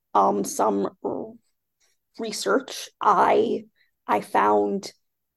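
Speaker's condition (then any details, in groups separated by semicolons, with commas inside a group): Stuttering; stuttering since childhood, speech therapy restarted in adulthood, fifth speech therapist; avoidance reduction therapy and REBT at AIS for about 6 years; unavoidable phone talk at work, uses email for much communication; repeated sounds, repeated words, prolonged sounds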